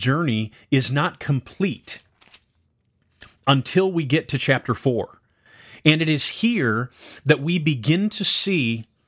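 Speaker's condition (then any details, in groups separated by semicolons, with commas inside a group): No condition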